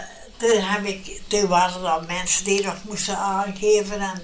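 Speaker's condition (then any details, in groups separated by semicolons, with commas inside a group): Brain hemorrhage; unable to speak afterwards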